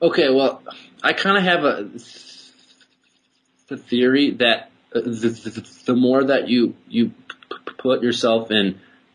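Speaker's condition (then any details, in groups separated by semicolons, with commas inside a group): Stuttering; little daily speaking practice; frequent short stutters rather than long blocks, no speaking strategies ever worked on; worse explaining technical things, less with familiar listeners and regular talking; repeated sounds, repeated words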